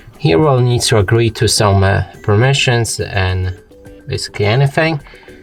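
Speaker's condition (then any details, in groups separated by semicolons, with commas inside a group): No condition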